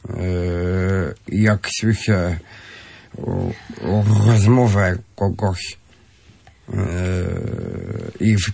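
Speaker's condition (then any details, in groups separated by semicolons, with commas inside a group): Down syndrome; genetic, trisomy 21, extra chromosome 21, from birth; adult, 27 years old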